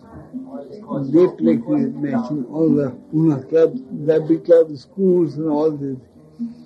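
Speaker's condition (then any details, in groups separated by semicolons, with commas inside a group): Speech loss after head injury; head injury from car accident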